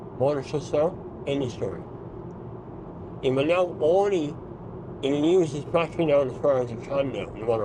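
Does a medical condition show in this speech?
Yes: mouth cancer; speech changed by cancer.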